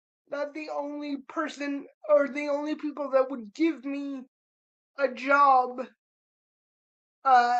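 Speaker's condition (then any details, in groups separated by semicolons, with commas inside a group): Cerebral palsy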